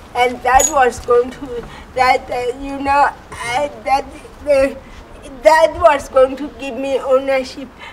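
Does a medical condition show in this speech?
Yes: cerebral palsy; speech impediment, understandable.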